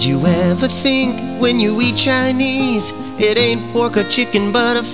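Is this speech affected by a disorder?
No.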